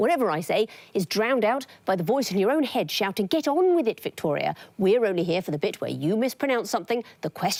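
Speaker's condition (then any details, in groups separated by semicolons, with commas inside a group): No condition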